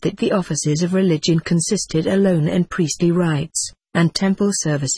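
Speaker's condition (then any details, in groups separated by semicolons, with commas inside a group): No condition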